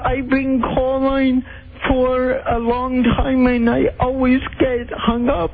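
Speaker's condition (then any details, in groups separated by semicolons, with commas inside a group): Cerebral palsy; distinctive impaired speech on phone call, voice matches caller's stage act; speech impediment noted by audience member, voice sounds typical of cerebral palsy to hosts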